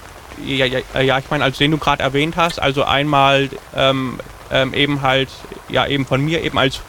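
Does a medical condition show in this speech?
Yes: speech disorder (Sprechstörung); psychological cause, no physical impairment, years of logopedic speech therapy; somewhat nervous but less so, disorder not audible in this recording; gets stuck on words, some words like ja take longer, worse when nervous or expecting blocks, otherwise normal; here repeated sounds.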